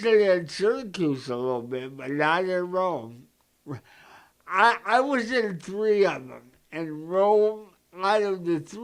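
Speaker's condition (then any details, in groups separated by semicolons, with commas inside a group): Cerebral palsy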